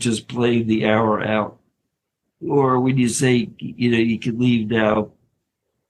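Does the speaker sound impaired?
Yes: ALS; diagnosed about five years ago, PEG tube recommended soon after diagnosis; fifth year since diagnosis, taking morphine and Advil, hospice.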